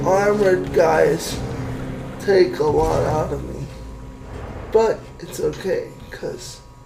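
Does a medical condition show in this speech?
Yes: cerebral palsy.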